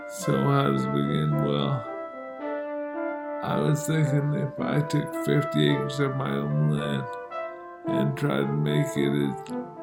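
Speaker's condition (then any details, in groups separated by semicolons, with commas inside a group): Multiple sclerosis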